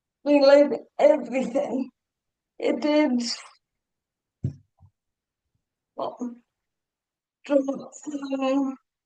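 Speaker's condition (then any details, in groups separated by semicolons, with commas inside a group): Cerebral palsy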